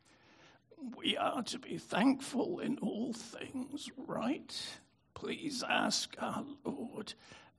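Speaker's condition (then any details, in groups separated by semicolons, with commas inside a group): Spasmodic dystonia; prior stroke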